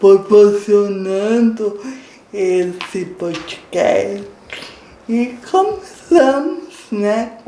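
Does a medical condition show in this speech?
Yes: cerebral palsy; impaired diction.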